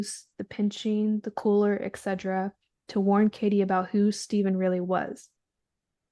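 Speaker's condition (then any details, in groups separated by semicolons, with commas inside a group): No condition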